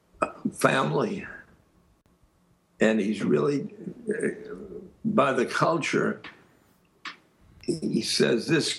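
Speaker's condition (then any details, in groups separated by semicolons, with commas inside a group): Aphasia; aphasia after stroke; speech still stops at times; and things like that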